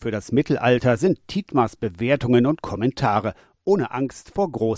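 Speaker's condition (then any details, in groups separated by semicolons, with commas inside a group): No condition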